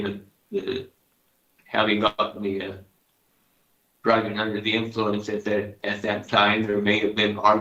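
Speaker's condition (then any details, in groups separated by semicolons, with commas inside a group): Parkinson's disease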